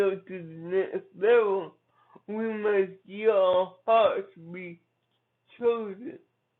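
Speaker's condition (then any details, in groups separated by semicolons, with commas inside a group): Cerebral palsy; from birth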